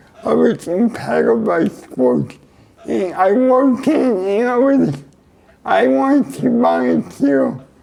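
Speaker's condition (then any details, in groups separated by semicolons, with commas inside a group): Cerebral palsy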